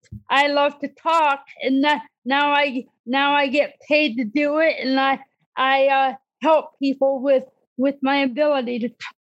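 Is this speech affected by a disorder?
Yes: cerebral palsy; disability since childhood.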